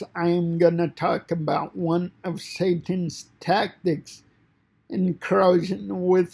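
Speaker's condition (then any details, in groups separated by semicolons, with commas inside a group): Cerebral palsy; fine motor impairment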